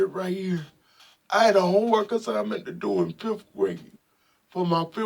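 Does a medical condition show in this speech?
Yes: spastic quadriplegic cerebral palsy.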